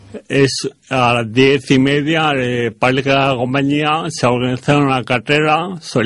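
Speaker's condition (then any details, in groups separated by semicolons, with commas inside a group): Rare neurological disease; ataxia form, balance loss, low muscle tone; starting medication clinical trial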